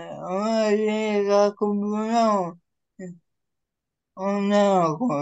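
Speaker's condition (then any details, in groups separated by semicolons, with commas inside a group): Cerebral palsy; severe, uses a wheelchair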